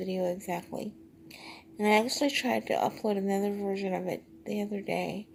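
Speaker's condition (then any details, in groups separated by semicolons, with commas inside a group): Cerebral palsy, triplegia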